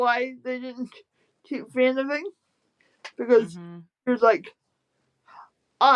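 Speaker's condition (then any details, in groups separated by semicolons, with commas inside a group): Spastic quadriplegic cerebral palsy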